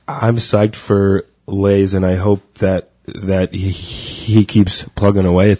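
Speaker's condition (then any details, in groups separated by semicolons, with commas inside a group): Stuttering; lifelong stuttering, long history of avoiding stuttering, involved in stuttering self-help and therapy; open about stuttering, advertises stuttering; stutter-like tension when signing own name, worse under pressure or with people watching; repeated sounds, repeated words, prolonged sounds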